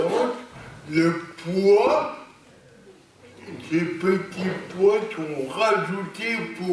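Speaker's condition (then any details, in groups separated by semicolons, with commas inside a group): Cerebral palsy; lifelong, non-progressive; stable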